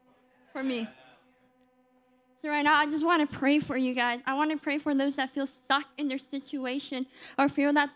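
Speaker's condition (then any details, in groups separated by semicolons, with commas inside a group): Cleft lip and palate; congenital cleft lip and palate, 38 surgeries since birth, speech services offered; age 17, roughly 2 to 3 surgeries yearly, speaking publicly; told from young age would not communicate as properly as others, formerly lacked confidence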